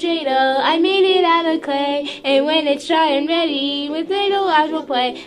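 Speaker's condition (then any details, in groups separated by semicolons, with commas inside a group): No condition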